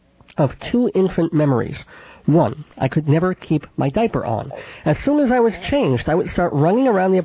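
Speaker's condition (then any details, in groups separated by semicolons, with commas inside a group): Cleft palate with lisp, mild; congenital cleft palate and cleft lip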